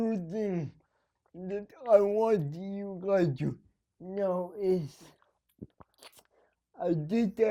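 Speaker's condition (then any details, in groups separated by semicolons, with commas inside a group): Cerebral palsy; needs help at night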